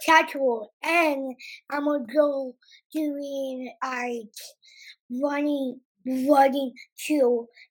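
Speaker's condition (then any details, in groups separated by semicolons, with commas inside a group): Down syndrome; congenital, diagnosed before birth, heart defect also found before birth, about ten years old; third grade, pulled out of class for math and reading; short answers, often prompted by mother, 'annoying' misheard as 'important'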